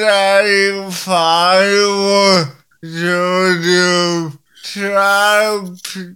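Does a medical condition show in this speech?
Yes: cerebral palsy; present from birth.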